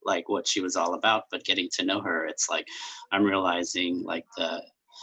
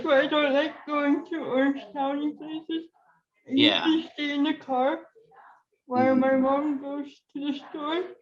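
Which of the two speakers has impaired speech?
The second: cerebral palsy.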